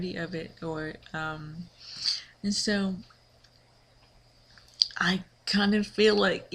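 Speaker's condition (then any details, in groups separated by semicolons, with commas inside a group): Cerebral palsy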